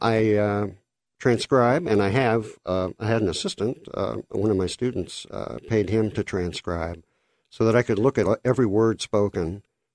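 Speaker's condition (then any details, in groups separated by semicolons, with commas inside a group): Cleft lip and palate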